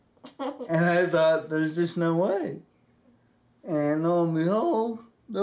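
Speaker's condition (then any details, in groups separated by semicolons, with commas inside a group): Cerebral palsy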